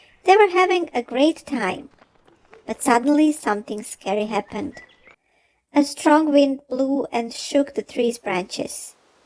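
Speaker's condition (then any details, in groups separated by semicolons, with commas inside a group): No condition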